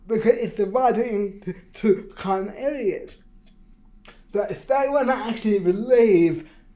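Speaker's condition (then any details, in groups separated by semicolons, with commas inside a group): Cerebral palsy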